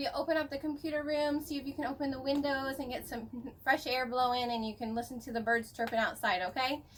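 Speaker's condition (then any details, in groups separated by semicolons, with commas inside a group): No condition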